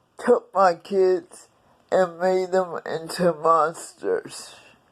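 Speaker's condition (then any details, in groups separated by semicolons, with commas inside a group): Cerebral palsy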